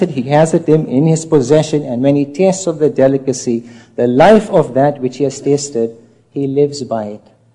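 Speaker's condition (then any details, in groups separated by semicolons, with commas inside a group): No condition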